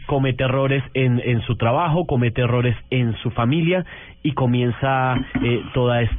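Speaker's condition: No condition

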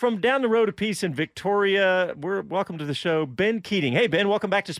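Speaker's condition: No condition

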